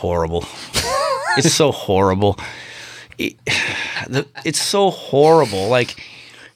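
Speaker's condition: No condition

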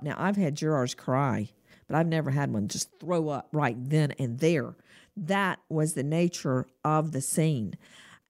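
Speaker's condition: No condition

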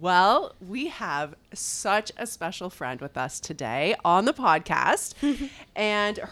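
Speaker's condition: No condition

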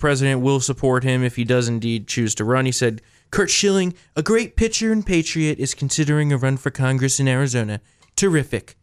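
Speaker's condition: No condition

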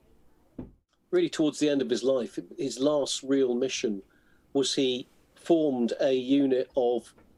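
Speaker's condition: No condition

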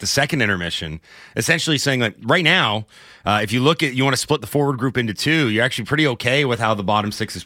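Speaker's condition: No condition

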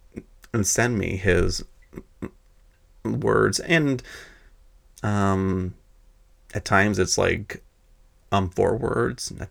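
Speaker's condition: Stuttering; long-standing; practicing saying thank you this year, gratitude as a yearly word; saying thank you historically hard; prolonged sounds, blocks

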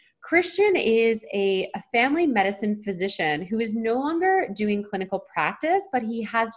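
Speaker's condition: No condition

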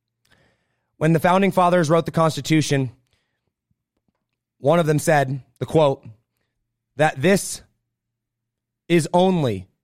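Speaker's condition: No condition

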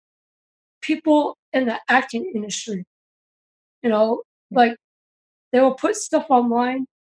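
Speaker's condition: Down syndrome; congenital

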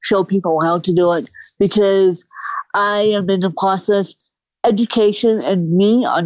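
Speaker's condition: Cerebral palsy; uses walker since back surgery

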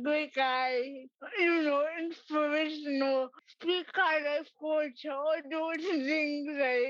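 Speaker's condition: Cerebral palsy; treated at age 8

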